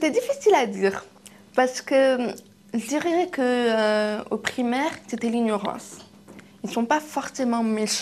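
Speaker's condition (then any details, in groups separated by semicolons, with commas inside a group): Deafness, acquired deafness, kidney-disease related; kidney disease from age 1.5 damaged ears, progressive loss, hearing aids, left ear deaf at 20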